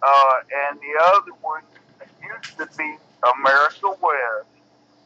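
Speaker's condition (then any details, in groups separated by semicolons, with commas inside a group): Cerebral palsy; bedbound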